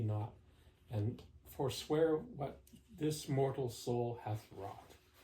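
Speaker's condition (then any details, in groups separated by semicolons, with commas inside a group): No condition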